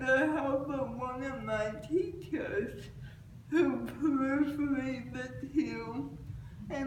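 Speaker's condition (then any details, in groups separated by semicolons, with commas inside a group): Cerebral palsy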